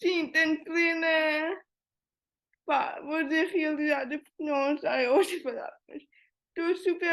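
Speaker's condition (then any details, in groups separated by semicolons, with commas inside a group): Cerebral palsy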